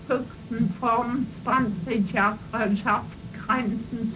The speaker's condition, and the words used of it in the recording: Cerebral palsy. Ich bin selber, wie man an dem Sprechen vielleicht hört, körperbehindert von Geburt an.